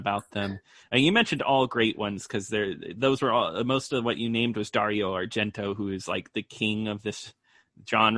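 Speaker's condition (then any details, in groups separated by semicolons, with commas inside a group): No condition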